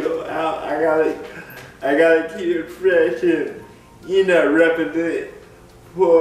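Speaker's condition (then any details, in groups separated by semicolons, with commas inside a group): Cerebral palsy; spastic quadriplegic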